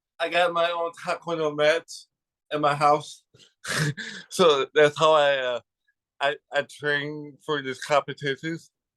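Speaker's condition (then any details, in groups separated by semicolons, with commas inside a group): Cerebral palsy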